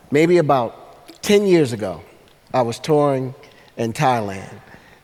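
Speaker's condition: No condition

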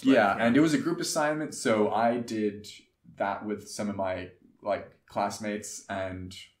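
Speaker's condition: No condition

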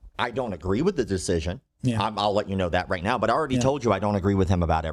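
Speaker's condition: Cleft lip and palate

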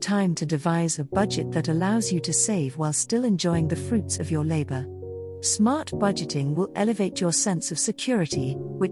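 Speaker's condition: No condition

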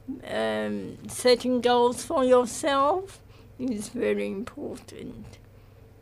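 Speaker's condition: Cerebral palsy; present from birth, caused by lack of oxygen to brain; others asked if drunk or why speech sounded funny

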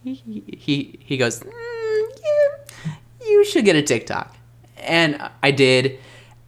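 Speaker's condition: Stuttering; not caused by nervousness; pauses searching for a word; varies with excitement, worse when hurt, stuttered on tour stage, stuttered a lot in Grease audition; repeated sounds, prolonged sounds

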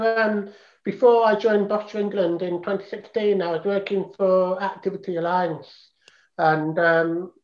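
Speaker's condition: Profound deafness, congenital profound deafness; learned to speak via speech trainer

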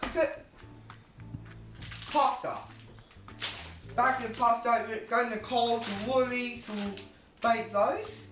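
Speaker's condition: Down syndrome; words hard to make out, carrot misheard as coward

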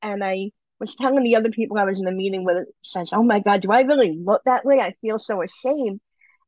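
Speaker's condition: Bilateral cleft lip and palate; congenital

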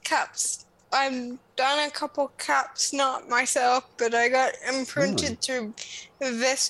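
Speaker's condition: Cerebral palsy; congenital spastic cerebral palsy, slowed brain-to-muscle signalling, uses walker and afos (ankle-foot orthoses) for walking

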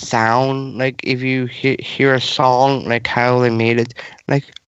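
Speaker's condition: Down syndrome

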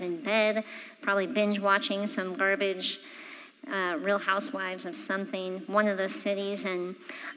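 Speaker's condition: Cleft palate; congenital, missing section of roof of mouth, jaws did not form correctly, reconstructive surgery at age 16; voice sounds different, half of voice vibrations go through nose, nasal resonance

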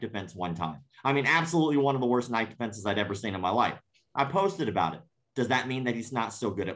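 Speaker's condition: Cleft palate; congenital cleft palate

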